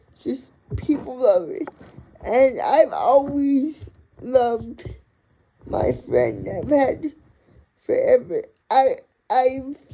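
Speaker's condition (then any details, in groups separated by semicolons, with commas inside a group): Cerebral palsy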